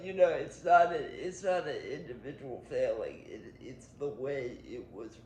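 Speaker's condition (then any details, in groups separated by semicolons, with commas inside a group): Cerebral palsy; powered wheelchair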